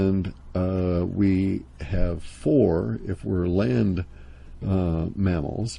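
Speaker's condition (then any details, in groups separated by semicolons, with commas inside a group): No condition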